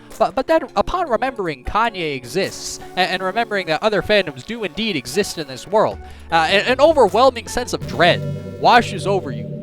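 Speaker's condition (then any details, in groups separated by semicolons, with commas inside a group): No condition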